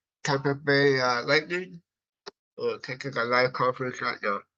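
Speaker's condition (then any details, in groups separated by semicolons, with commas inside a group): Cerebral palsy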